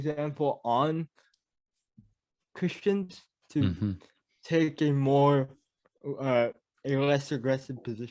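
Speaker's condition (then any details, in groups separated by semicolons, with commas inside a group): Cerebral palsy; mild speech impediment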